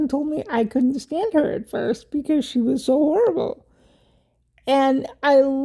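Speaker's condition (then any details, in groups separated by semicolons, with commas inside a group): Cerebral palsy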